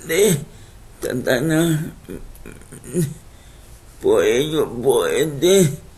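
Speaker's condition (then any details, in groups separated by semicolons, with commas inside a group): Cerebral palsy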